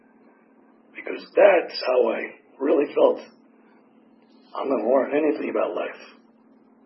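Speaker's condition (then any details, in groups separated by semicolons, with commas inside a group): Tracheotomy; tracheotomy for 4 years, 8 surgeries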